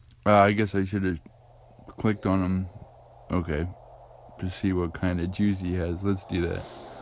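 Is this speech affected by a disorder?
Yes: cerebral palsy; affects gait and walking.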